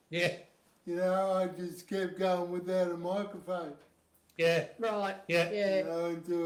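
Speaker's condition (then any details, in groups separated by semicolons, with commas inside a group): Cerebral palsy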